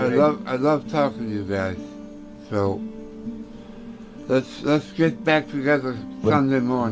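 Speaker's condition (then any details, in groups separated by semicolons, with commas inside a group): Tongue cancer; tongue tumor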